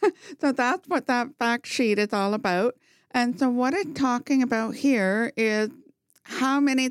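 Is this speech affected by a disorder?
Yes: profound hearing loss, congenital, bilateral; congenital profound hearing loss both ears.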